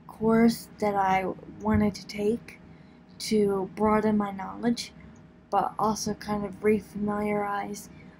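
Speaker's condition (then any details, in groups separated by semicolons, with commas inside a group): Cerebral palsy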